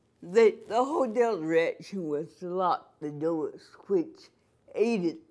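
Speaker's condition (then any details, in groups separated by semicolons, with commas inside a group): Cerebral palsy; from birth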